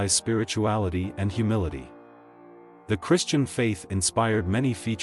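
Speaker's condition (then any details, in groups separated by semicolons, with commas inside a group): No condition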